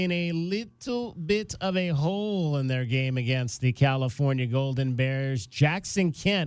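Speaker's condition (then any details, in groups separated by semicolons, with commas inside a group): No condition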